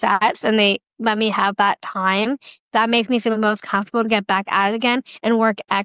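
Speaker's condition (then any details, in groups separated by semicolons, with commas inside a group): Down syndrome; duplicate of the 21st chromosome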